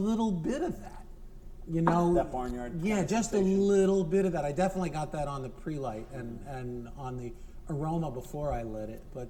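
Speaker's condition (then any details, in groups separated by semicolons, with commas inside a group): No condition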